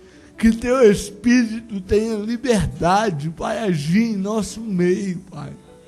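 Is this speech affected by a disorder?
Yes: cerebral palsy; no speech as child.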